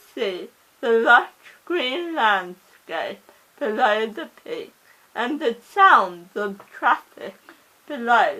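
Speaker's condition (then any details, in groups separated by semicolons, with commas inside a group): Cerebral palsy; oxygen starvation at birth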